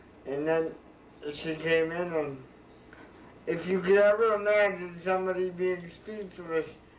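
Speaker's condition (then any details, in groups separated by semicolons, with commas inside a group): Cerebral palsy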